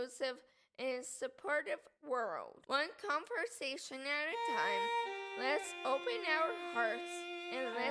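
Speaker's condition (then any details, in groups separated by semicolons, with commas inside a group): Cerebral palsy; hard to talk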